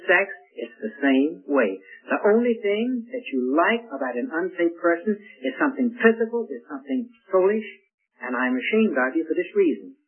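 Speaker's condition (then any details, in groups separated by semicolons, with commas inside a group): No condition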